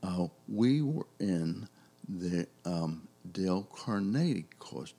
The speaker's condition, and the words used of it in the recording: Aphasia. Like, he knows what he wants to say.